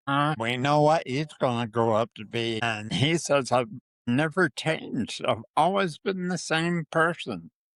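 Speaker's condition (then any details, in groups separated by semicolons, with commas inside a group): Parkinson's disease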